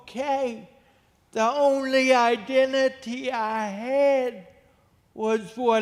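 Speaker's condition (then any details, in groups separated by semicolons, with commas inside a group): Cerebral palsy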